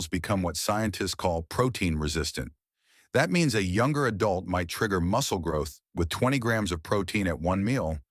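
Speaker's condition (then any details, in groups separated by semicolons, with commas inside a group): No condition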